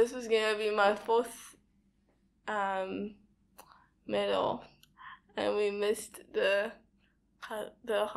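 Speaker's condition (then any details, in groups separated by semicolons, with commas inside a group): Cerebral palsy; speech not very clear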